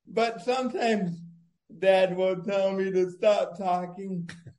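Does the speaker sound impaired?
Yes: cerebral palsy; congenital, born prematurely at 29 weeks, diagnosed within weeks, brain-muscle disconnect, worse lower in body, walks with walker; disorder described as making talking difficult, expected at diagnosis to probably never talk.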